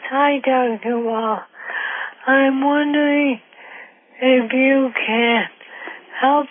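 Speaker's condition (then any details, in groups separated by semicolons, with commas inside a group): ALS; amyotrophic lateral sclerosis, onset about age 61, symptoms about 18 months before diagnosis; recently diagnosed, age 63, about 100 pounds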